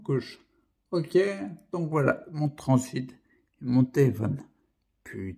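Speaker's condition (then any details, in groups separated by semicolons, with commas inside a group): Primary progressive multiple sclerosis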